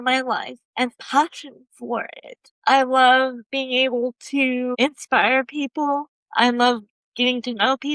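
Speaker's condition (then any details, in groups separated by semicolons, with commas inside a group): Cerebral palsy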